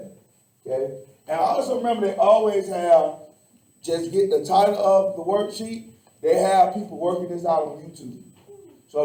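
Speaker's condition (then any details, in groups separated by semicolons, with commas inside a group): No condition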